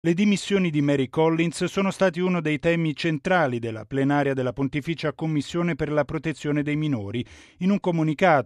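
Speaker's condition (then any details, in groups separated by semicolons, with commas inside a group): No condition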